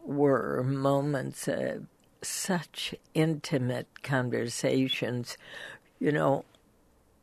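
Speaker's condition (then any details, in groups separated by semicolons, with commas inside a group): Spasmodic dysphonia; voice changed from original voice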